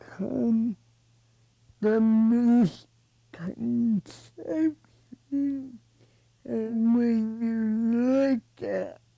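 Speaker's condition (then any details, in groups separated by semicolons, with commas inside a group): Cerebral palsy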